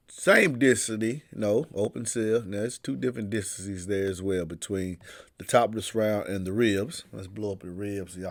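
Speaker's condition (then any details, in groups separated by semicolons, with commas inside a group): No condition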